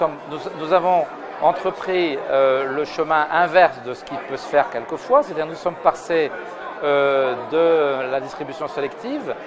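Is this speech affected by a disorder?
No.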